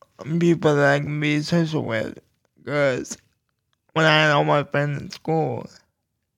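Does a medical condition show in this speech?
Yes: cerebral palsy; low voice.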